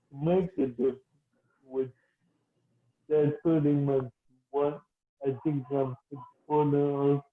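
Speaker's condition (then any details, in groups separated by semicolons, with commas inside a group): Cerebral palsy, mild; speech slightly affected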